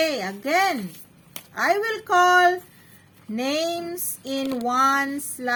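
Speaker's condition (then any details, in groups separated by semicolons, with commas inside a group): No condition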